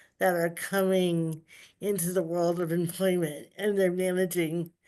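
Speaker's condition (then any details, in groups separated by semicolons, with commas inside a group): Cerebral palsy; uses power wheelchair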